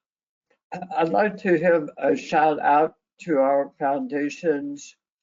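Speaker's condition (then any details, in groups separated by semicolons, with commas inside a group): Head and neck cancer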